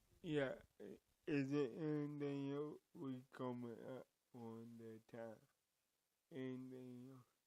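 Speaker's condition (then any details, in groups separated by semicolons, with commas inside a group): Cerebral palsy; from birth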